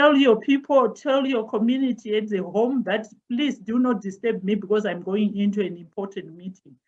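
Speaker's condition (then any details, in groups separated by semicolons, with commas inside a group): No condition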